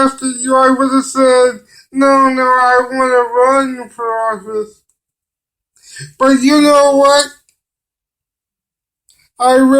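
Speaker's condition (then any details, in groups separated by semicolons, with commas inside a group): Cerebral palsy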